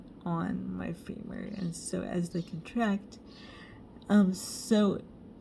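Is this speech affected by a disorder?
Yes: cerebral palsy.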